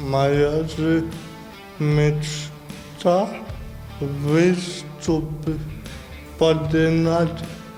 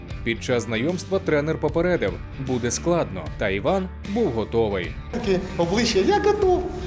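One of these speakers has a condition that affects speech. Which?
The first: cerebral palsy; impaired central nervous system function.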